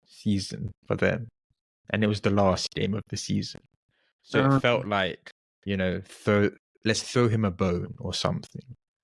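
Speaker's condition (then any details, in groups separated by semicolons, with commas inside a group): No condition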